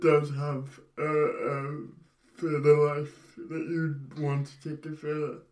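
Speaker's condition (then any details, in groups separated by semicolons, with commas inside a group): Cerebral palsy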